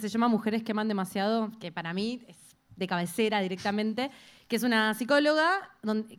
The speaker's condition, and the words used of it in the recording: None; typical speech.